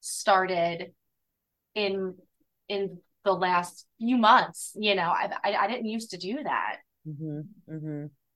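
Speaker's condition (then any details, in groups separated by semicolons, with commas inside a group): Stutter; covert for most of life, hidden and never discussed at previous 6-year job; recently owns and discloses stutter since NSA conference in Florida, comfortable stuttering at new job; stutters less after disclosing, spoke fluently enough in interview to go unnoticed; repeated sounds, blocks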